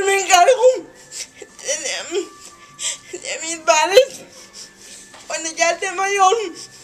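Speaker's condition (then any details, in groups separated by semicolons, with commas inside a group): Cerebral palsy; wheelchair user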